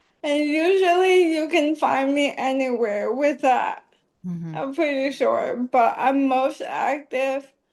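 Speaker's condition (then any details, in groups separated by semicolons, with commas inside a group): ALS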